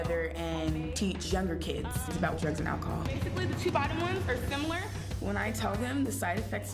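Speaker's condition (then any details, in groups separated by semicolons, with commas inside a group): No condition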